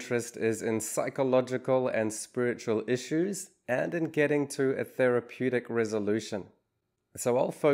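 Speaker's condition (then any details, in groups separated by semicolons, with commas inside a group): No condition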